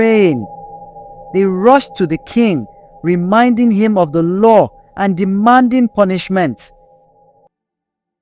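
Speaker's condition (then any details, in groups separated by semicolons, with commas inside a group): No condition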